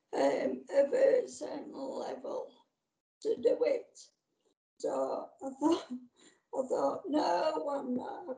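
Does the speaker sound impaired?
Yes: motor neurone disease; MND diagnosed about nine years ago, progressive, voice went overnight during past illnesses; still speaking, voice banked 1,600 phrases incl own, supported by therapist Richard Cave; voice affected quite a lot, once-broad Yorkshire accent changed, fears voice may suddenly go.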